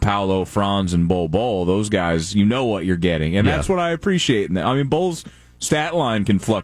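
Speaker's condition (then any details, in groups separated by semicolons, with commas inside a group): No condition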